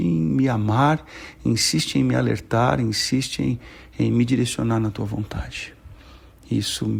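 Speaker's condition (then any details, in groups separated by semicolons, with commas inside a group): No condition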